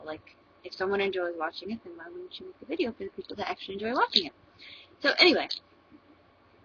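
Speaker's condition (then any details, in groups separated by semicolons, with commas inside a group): No condition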